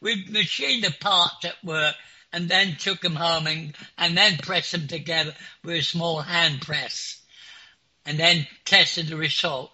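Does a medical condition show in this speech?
Yes: clinically deaf; clinically deaf since school age, could not follow unfamiliar Suffolk slang.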